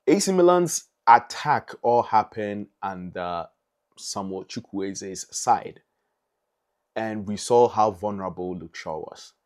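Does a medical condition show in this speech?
No.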